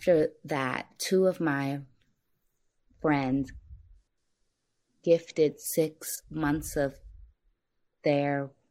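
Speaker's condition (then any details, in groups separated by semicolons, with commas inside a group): Stuttering; stuttering since childhood, very severe when younger; still stutters during recording; stutter audible, as warned at the start; used social media to avoid always talking; prolonged sounds, blocks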